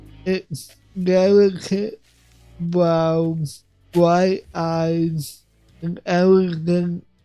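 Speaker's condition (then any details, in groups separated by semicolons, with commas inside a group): Cerebral palsy; affects voice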